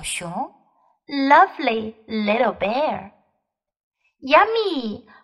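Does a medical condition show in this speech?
No.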